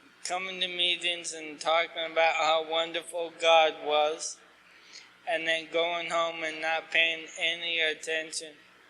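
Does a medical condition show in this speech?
Yes: ALS.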